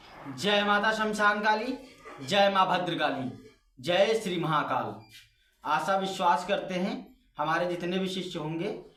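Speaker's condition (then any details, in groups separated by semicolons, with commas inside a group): No condition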